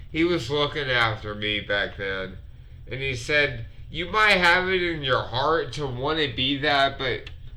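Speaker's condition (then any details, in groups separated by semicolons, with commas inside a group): Multiple sclerosis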